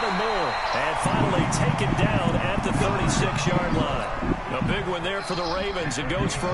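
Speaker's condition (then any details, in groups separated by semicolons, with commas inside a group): No condition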